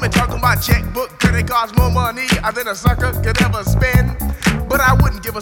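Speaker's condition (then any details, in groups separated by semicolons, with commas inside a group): No condition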